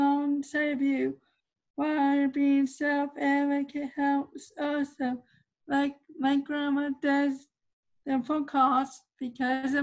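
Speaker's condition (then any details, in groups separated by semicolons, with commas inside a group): Cerebral palsy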